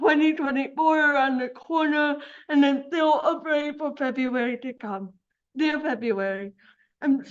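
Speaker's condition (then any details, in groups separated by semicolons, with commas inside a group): Cerebral palsy; affects speech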